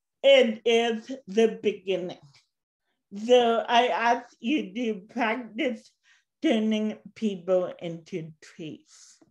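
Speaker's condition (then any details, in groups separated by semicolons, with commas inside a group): Cerebral palsy; since birth, walks with walker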